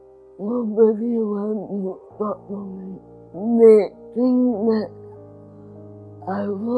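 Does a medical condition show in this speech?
Yes: cerebral palsy; cerebral palsy, from birth.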